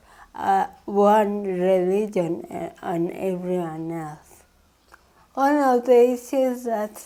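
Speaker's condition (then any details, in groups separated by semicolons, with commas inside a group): Cerebral palsy; from birth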